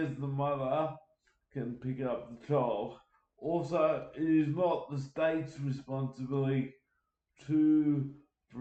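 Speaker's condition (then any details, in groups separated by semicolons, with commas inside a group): Cerebral palsy; uses wheelchair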